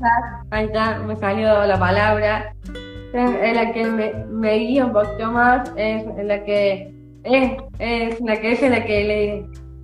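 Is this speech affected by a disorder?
Yes: Down syndrome; from birth.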